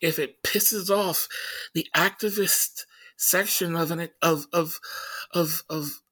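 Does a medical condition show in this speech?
Yes: stutter; stutter noticeable during interview; here repeated words, blocks.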